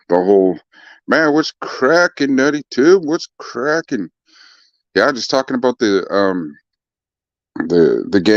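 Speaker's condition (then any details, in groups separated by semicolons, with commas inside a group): No condition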